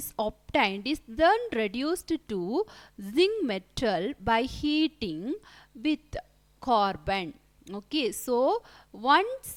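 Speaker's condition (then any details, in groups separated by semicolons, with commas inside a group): No condition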